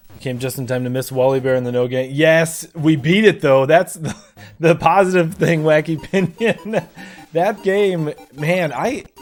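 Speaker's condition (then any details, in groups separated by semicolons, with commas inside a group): No condition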